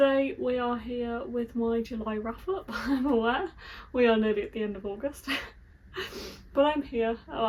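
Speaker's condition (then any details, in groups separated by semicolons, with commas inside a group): No condition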